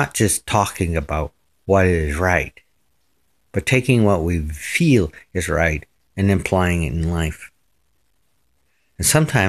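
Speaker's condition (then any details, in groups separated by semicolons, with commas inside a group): No condition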